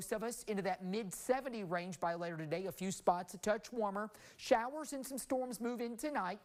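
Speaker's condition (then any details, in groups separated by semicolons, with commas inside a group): No condition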